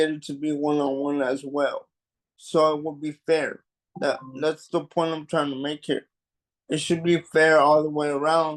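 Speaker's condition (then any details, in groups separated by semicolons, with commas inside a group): Cerebral palsy; mild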